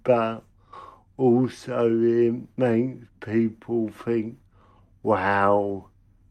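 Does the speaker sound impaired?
Yes: cerebral palsy; congenital, caused by lack of oxygen to brain at birth; speech sometimes mistaken for drunkenness by strangers, host notes speaking pace.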